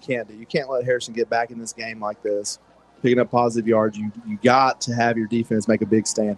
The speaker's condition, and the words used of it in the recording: None; typical speech.